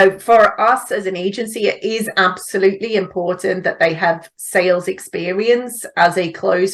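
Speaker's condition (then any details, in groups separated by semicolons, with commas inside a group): No condition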